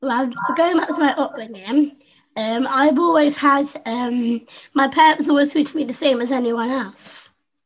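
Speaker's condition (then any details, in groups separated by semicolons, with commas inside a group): Down syndrome; congenital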